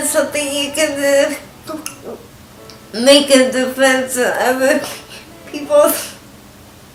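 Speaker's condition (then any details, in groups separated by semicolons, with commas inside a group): Cerebral palsy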